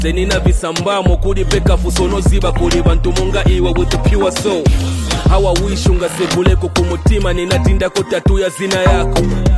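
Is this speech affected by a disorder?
No.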